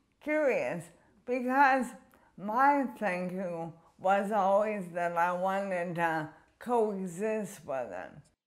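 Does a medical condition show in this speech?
Yes: primary lateral sclerosis.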